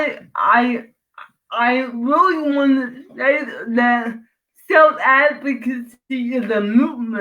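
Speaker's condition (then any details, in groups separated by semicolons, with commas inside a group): Cerebral palsy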